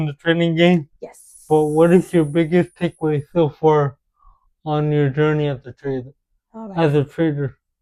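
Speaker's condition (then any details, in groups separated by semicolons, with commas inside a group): Cerebral palsy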